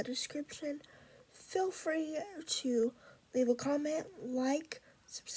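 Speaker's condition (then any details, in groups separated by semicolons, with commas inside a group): Cerebral palsy; unable to walk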